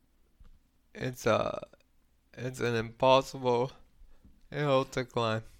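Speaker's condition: ALS; voice got weaker

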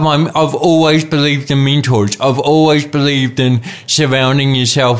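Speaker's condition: Cerebral palsy; talks funny

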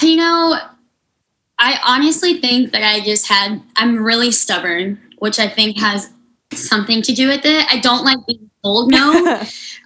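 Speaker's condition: Unilateral cleft lip and palate, severe

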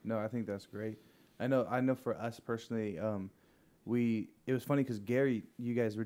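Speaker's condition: No condition

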